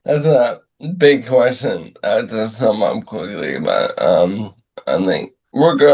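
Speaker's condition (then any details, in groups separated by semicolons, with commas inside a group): ALS; about two years since onset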